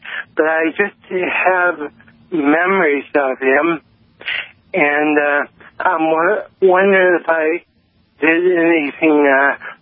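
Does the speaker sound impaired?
Yes: cerebral palsy; lifelong, diagnosed at age 55, others long mistook for drunk.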